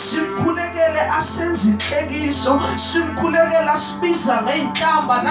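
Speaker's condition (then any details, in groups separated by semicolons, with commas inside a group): No condition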